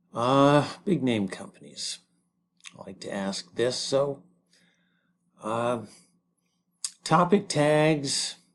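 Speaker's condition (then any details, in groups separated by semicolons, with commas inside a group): No condition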